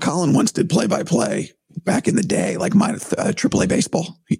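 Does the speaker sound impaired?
Yes: vocal cord surgery; vocal cord problem, not uncommon, long search for diagnosis, vocal cord surgery by ear nose and throat surgeon; recovering after recent vocal cord surgery, voice temporarily compromised, not yet back to full; objectively worse than usual, unsure if voice returns to 100%.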